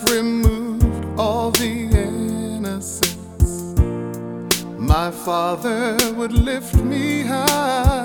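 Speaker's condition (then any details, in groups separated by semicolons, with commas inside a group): No condition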